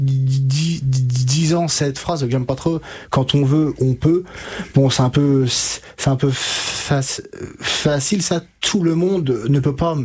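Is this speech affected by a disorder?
Yes: stuttering; onset age 5-6, untreated in childhood, severe until 20, stuttering-specialist therapist Catherine Daubier, Nancy, from 20; age 33, about 28 years since onset, improved after years of therapy, uses fluency techniques; blocks and repetitions now, formerly blocked in every sentence, froze unable to read aloud; here repeated sounds, prolonged sounds.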